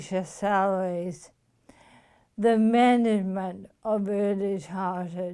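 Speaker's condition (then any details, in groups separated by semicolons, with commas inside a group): Motor neuron disease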